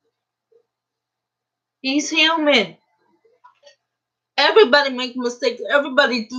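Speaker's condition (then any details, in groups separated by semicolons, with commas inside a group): Cerebral palsy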